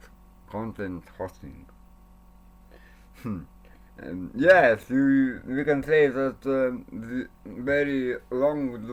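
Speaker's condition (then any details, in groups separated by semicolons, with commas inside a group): Cerebral palsy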